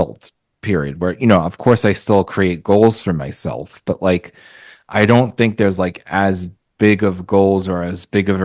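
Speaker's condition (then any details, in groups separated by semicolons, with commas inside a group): No condition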